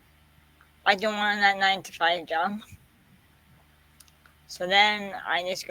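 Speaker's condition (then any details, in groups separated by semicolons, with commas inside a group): Quadriplegic cerebral palsy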